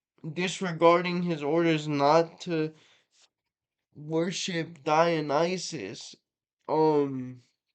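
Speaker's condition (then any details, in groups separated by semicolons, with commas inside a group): Cerebral palsy, mixed, mild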